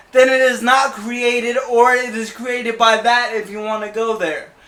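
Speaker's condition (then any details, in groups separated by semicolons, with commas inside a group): Cerebral palsy; spastic twitchy movements, wheelchair user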